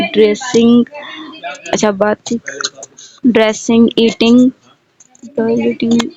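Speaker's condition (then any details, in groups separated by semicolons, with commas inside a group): No condition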